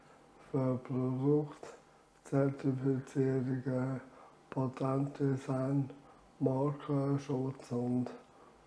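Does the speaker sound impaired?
Yes: ALS; diagnosed at age 43, handwriting failed early, uses computer aids with mouse; about nine years since diagnosis, lung volume declining with disease; reduced air makes talking effortful.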